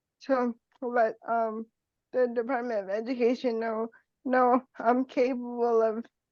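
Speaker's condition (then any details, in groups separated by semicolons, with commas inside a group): Cerebral palsy; wheelchair user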